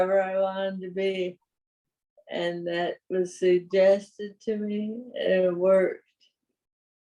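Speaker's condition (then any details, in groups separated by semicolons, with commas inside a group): Parkinson's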